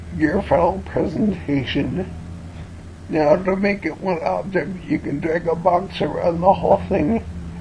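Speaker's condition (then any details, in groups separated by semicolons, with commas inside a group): Cerebellar ataxia from brain tumour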